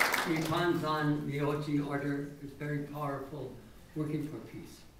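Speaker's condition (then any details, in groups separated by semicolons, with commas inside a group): No condition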